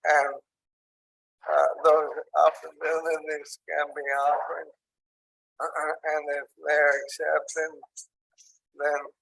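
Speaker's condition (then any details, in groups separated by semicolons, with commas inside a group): ALS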